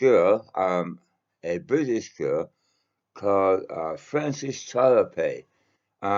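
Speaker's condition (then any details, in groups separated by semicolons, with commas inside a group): Mouth cancer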